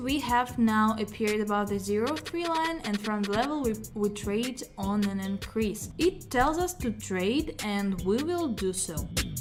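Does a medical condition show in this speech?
No.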